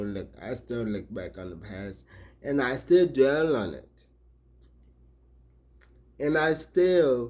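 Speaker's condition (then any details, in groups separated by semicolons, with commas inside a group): Traumatic brain injury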